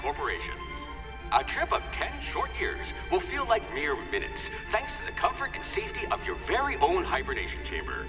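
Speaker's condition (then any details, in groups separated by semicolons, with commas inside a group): No condition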